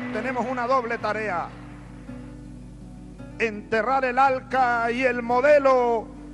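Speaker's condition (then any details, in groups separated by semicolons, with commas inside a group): No condition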